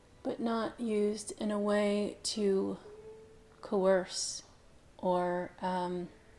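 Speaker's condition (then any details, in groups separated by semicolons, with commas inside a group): No condition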